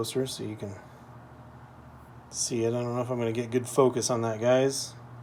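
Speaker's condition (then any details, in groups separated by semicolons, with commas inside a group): No condition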